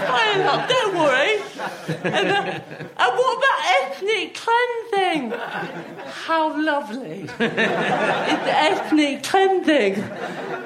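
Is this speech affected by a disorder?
Yes: athetoid cerebral palsy; athetoid type with myotonia and ataxia.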